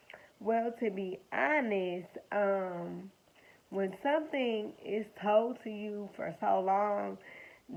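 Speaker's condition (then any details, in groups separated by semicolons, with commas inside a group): Cerebral palsy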